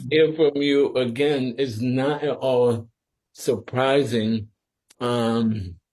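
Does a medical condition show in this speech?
Yes: sporadic ALS.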